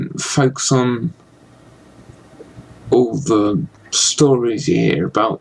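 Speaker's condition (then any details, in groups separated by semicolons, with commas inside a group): Multiple sclerosis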